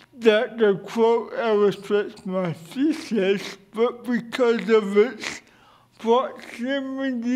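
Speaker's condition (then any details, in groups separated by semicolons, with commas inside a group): Cerebral palsy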